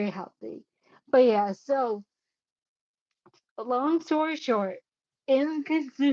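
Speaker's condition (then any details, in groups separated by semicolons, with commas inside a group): Cerebellar ataxia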